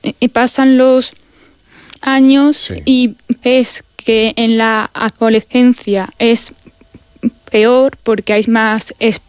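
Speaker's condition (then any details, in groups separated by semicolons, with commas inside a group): Stuttering; stuttering since early childhood, persisting, at age 12 told no further treatment options, worse in adolescence; avoidance of speaking since childhood, worse in adolescence with more speaking exposure; prolonged sounds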